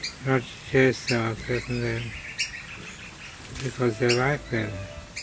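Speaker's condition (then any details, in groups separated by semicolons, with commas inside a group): Slurred speech from poisoning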